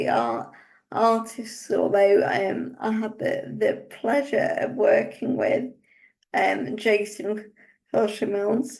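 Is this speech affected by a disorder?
Yes: cerebral palsy; uses wheelchair.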